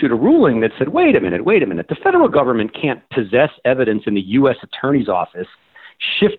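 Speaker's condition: No condition

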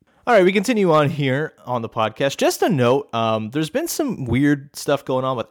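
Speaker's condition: No condition

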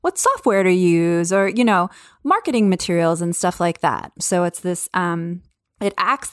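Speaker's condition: No condition

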